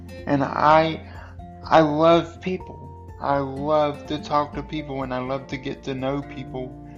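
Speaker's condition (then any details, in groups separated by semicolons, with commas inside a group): Cerebral palsy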